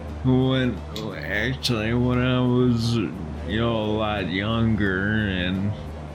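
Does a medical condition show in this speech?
Yes: Friedreich's ataxia; genetic, nerve-related; swallowing and speaking affected.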